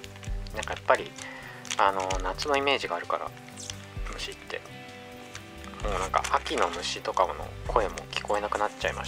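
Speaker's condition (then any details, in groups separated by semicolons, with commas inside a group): No condition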